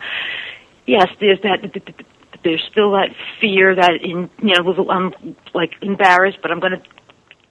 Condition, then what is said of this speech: Stuttering. I have trouble concentrating on what I'm trying to say when I'm concentrating so hard on speech tools.